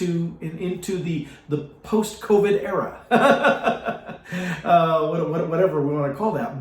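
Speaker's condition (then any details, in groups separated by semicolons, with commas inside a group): No condition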